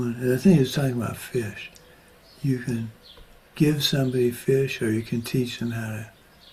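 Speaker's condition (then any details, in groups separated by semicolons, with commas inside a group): Parkinson's disease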